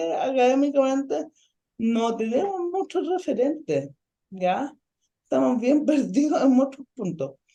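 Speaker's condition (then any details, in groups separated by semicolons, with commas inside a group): Ataxic cerebral palsy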